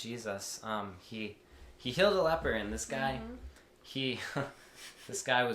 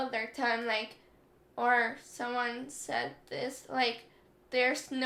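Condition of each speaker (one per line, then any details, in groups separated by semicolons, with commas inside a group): No condition
Cerebral palsy; affects muscles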